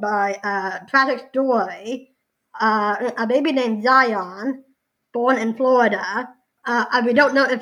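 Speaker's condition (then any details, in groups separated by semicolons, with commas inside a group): Down syndrome; congenital, since birth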